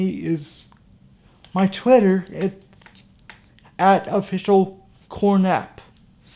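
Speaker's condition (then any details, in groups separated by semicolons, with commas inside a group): Cerebral palsy; from birth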